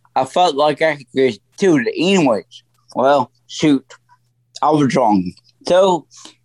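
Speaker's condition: Stroke; lay on floor 8 hours before help, voice affected; voice altered since stroke, lasting effect

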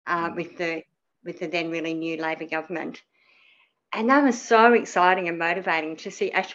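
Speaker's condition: Cleft palate; many surgeries

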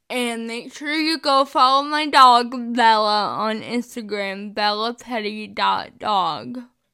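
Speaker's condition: Spastic cerebral palsy, mixed, mostly spastic

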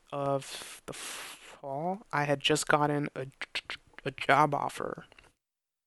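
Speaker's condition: Stutter; long-standing stutter persisting into adulthood, oral assessment showed no tongue or face problem; adult speech therapy, two therapists, desensitization, introduction and interview practice, probably always going to stutter; hard time talking, uncomfortable in certain situations, not perfectly fluent, phone call anxiety improved; prolonged sounds, blocks

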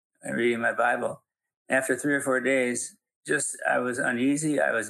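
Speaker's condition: Parkinson's; Parkinson's diagnosed about 6.5 years earlier

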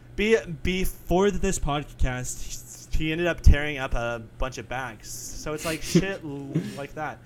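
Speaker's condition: Stutter; varies day to day with bad talking days, called not a disability but annoying; frequent word and phrase repetitions, part-word repetitions, repeated uh fillers, listeners mistake speech for drunkenness; repeated sounds

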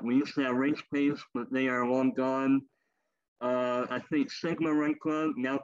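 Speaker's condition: Cleft lip and palate; elective leg amputations

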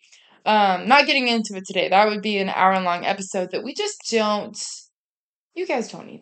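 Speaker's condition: No condition

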